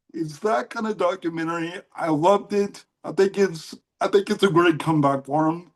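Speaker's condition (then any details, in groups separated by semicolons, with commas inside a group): Cerebral palsy; mild case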